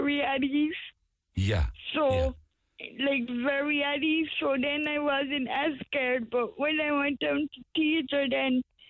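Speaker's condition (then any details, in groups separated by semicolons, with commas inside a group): Cerebral palsy; wheelchair user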